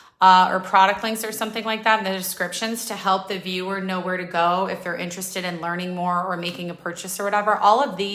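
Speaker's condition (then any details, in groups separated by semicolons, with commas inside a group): No condition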